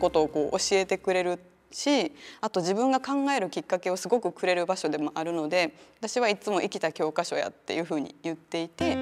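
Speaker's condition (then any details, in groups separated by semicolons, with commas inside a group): No condition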